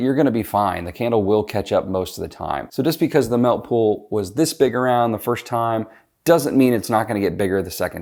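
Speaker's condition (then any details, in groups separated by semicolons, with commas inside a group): No condition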